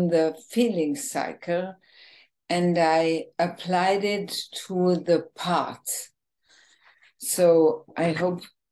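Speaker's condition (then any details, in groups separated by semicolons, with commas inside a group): ALS, bulbar form, bulbar onset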